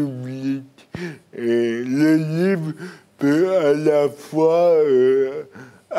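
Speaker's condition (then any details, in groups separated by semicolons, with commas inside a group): Cerebral palsy; birth injury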